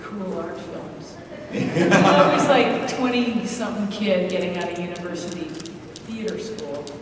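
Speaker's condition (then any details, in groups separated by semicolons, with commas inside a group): No condition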